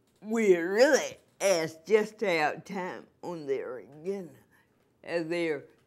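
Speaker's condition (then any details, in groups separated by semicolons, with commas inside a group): Cerebral palsy; from birth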